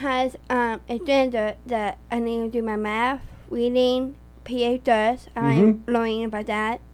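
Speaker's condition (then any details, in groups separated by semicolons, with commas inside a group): Down syndrome; diagnosed after birth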